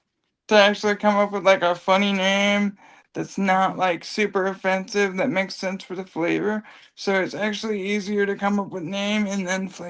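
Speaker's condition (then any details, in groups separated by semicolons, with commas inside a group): Cerebral palsy; from birth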